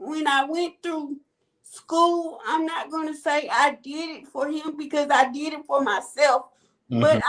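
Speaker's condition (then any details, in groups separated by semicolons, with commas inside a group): Cerebral palsy; quadriplegic type, all four limbs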